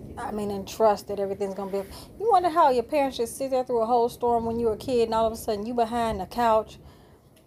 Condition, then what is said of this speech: No condition.